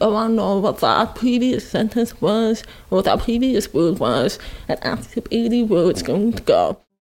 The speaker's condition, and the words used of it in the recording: Deafness. She learned to speak growing up so she can make herself understood.